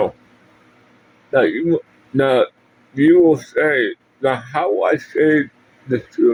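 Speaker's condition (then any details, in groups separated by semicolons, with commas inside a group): Parkinson's; speech impediment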